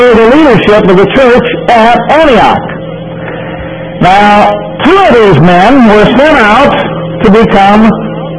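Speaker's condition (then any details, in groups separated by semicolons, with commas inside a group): No condition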